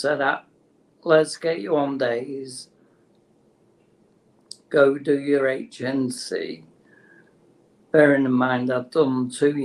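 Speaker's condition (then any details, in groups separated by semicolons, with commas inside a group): Motor neurone disease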